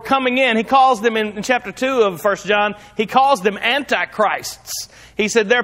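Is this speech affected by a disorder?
No.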